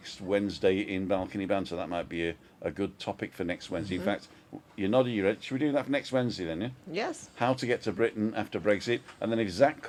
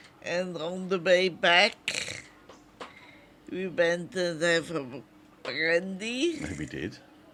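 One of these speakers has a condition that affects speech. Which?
The second: multiple sclerosis.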